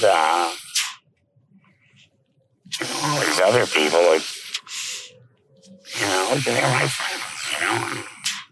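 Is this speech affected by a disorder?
Yes: laryngectomy; rattles esophagus like vocal cords.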